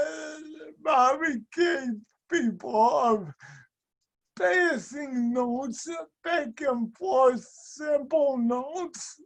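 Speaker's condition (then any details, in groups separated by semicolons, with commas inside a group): Speech and mobility impairment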